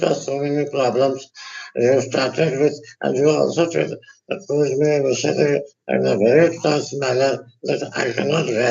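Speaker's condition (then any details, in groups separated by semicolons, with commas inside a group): Tongue and neck cancer; partial tongue removal, vocal cord paralysis, chemotherapy, radiation; repeat chemoradiation, voice therapy, voice improved; unclear voice, difficulty speaking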